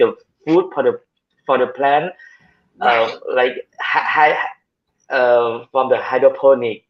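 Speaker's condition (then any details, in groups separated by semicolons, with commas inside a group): No condition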